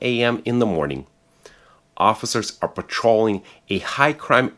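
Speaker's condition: No condition

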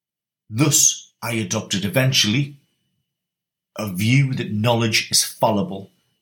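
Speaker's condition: No condition

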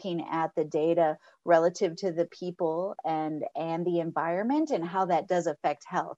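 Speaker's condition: No condition

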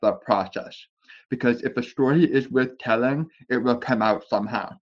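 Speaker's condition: Deafness with speech impediment, born deaf; some words difficult to say, must adjust tongue to speak properly

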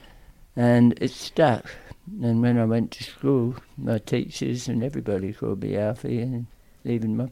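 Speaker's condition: Tongue cancer; aggressive tongue cancer

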